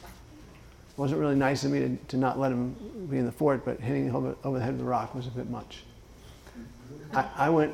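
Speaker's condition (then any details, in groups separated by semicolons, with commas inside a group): Parkinson's disease; left foot dystonia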